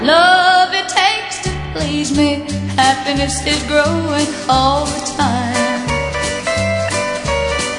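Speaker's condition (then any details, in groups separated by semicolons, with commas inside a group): No condition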